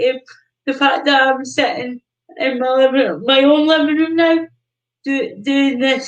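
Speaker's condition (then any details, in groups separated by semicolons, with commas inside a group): Cerebral palsy; predicted never to talk, now talks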